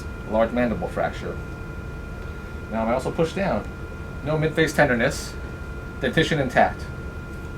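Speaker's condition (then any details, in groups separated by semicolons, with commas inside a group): No condition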